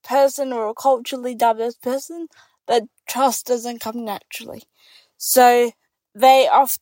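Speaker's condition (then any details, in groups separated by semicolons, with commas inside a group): Cerebral palsy; diagnosed with cerebral palsy after birth in New Zealand, complex medical needs from childhood; ongoing therapy, attends therapy office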